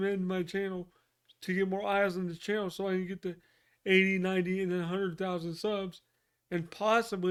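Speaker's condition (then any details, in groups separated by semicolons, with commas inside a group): Cerebral palsy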